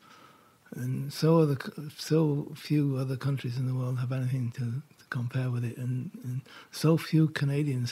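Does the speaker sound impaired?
Yes: Parkinson's; diagnosed about 4 years ago.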